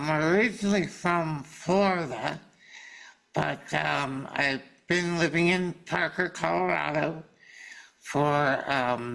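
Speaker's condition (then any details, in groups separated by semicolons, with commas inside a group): Salivary duct carcinoma surgery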